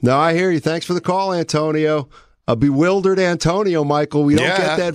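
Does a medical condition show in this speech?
No.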